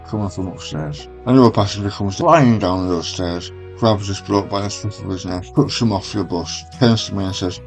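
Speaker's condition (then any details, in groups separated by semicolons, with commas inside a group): Stage 4 tongue cancer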